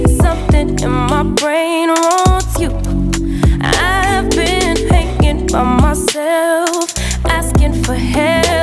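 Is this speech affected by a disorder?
No.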